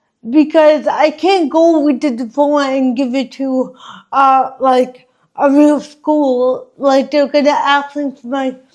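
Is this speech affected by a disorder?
Yes: cerebral palsy; affects speech, mouth and face, drooling.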